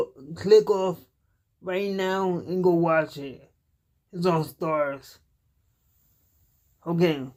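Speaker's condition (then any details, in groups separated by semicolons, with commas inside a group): Cerebral palsy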